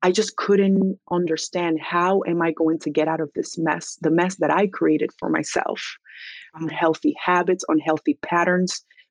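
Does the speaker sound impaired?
No.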